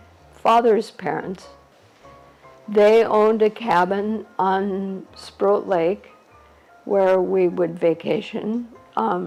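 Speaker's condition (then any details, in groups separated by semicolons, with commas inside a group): ALS; shortly after diagnosis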